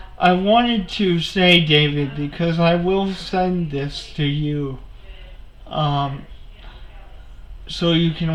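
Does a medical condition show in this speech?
Yes: cerebral palsy.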